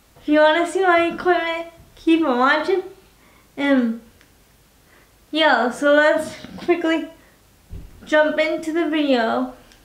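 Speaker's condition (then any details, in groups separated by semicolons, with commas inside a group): Cerebral palsy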